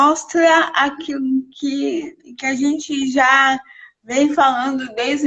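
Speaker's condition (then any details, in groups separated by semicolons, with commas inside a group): Cerebral palsy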